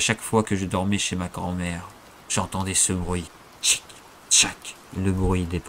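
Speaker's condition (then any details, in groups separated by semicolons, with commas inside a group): No condition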